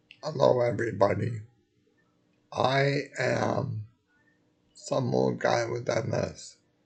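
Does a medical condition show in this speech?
Yes: multiple sclerosis.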